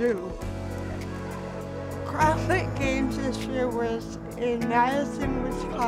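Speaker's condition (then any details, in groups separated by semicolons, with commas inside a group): Cerebral palsy; speech hard for others to understand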